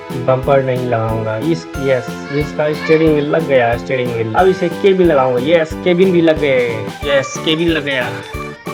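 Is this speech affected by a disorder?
No.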